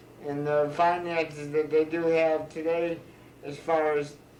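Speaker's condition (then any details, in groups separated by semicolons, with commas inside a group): Cerebral palsy; diagnosed in childhood; speech therapy two years before kindergarten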